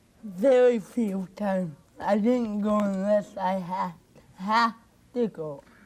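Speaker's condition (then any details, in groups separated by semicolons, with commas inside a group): Cerebral palsy; speech improved over past year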